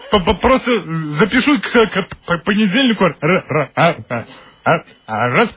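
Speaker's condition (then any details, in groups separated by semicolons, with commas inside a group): Stuttering; audible stutter in ordinary conversational speech during call; fluent when reciting verse or singing, sings Ukrainian song fluently; repeated sounds, prolonged sounds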